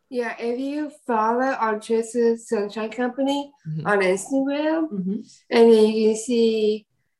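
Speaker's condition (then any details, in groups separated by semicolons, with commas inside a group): Down syndrome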